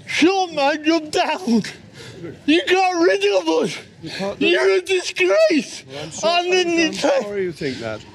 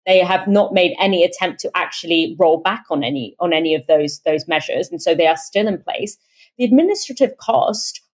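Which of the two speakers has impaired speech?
The first: cerebral palsy; from birth; age 43.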